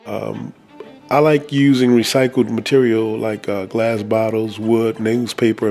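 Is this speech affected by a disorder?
No.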